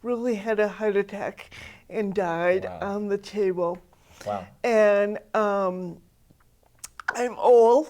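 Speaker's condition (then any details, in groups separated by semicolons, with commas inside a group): Cerebral palsy; atypical speech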